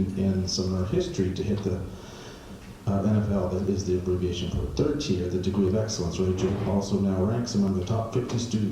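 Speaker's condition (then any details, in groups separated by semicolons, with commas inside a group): No condition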